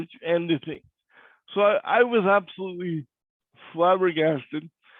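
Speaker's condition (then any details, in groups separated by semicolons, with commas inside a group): Cerebral palsy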